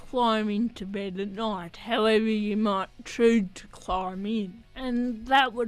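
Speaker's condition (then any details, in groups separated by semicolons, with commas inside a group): Athetoid cerebral palsy; voice slightly affected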